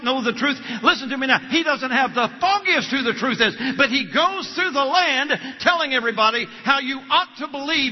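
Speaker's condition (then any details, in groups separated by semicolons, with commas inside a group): No condition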